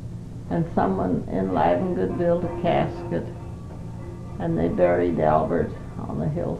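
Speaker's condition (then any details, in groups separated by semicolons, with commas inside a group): Parkinson's disease; cannot live alone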